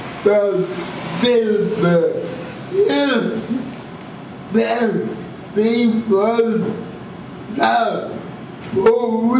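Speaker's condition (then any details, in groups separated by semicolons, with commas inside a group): Cerebral palsy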